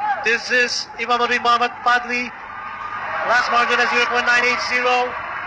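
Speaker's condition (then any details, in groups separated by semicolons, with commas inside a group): No condition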